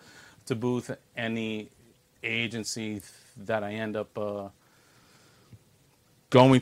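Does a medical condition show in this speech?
Yes: stutter; childhood onset stutter and speech impediment, mentored by stuttering police Officer Officer John; a 20-minute conversation took an hour; here blocks.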